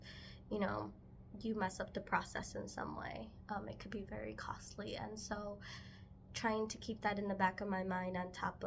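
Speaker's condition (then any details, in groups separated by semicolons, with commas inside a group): No condition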